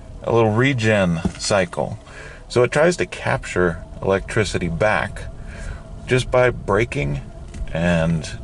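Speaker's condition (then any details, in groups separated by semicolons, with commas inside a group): No condition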